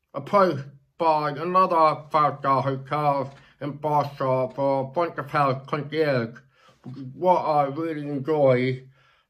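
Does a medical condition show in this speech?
Yes: deafness; born deaf, childhood speech therapy at John Tracy speech therapy school in US, mother-supported, lip reads; relies on Google Meet live captions and lip reading during video call; very clear per host, sounds like late-deafened speaker, captions offered in case unclear.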